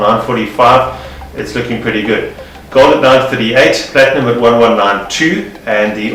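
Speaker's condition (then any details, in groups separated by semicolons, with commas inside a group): No condition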